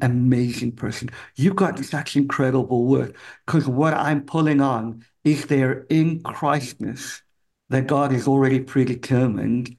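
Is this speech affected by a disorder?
Yes: cleft palate; congenital, from birth, affects hearing; still impacts ability to speak and hear; severe speech impediment as a kid.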